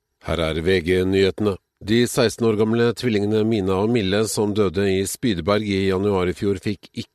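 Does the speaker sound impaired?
No.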